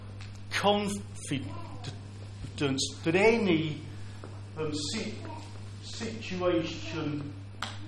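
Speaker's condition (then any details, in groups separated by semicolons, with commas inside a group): Stammer; audible stammer; repeated sounds, blocks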